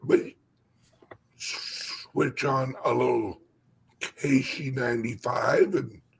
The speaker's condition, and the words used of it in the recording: Stuttering. Like me having a speech impediment myself, I find it hilarious because the English language, when you have a stutter, is pretty funny.